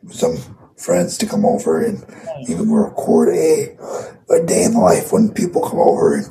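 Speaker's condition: Cerebral palsy; condition audible in voice

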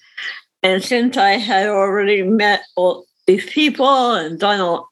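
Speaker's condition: Cerebral palsy; visible cerebral palsy

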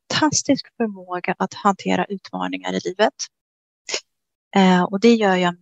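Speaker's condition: No condition

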